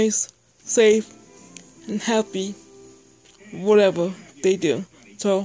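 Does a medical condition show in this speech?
Yes: speech impairment.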